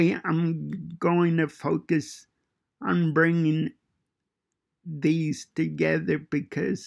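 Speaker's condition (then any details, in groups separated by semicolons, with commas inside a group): Cerebral palsy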